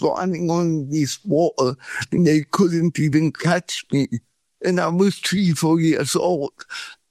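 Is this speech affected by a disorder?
Yes: cerebral palsy; muscle cramps and pain from shaking.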